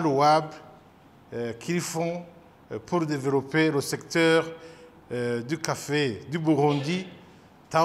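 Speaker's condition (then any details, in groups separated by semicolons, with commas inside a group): No condition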